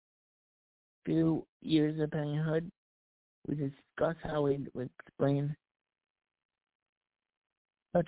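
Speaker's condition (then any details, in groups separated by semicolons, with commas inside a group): Cerebral palsy; voice improved over last year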